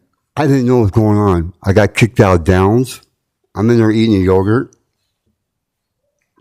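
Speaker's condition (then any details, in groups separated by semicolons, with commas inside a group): Tardive dyskinesia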